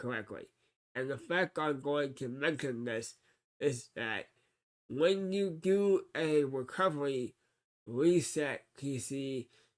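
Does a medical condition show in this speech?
Yes: cerebral palsy.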